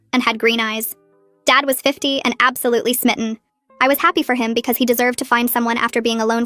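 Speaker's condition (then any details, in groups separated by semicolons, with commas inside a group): No condition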